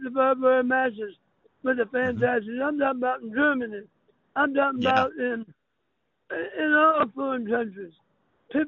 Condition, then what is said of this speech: Throat cancer. I've had throat cancer, so I'm not speaking in an unknown tongue.